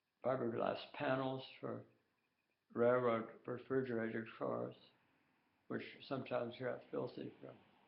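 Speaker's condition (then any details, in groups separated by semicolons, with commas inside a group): Tongue cancer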